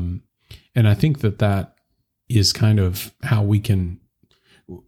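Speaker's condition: No condition

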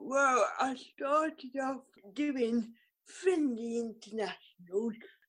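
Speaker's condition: Cerebral palsy; occupational therapy

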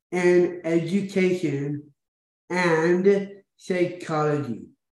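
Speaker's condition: Down syndrome

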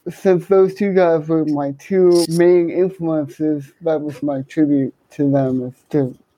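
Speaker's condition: Cerebral palsy, hemiplegia

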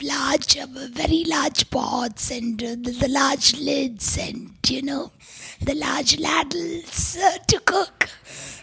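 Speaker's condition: Tracheostomy, vocal cords permanently constricted from smoke inhalation; multiple failed surgeries

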